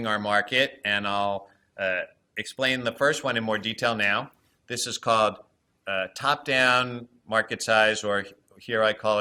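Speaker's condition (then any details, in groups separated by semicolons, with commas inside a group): No condition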